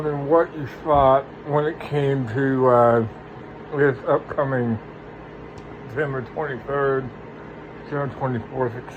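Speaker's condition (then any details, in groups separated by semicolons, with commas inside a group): Parkinson's; speech impediment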